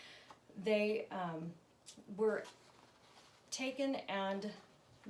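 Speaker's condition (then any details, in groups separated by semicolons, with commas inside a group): No condition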